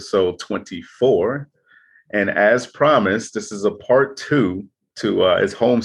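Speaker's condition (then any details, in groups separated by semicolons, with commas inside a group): No condition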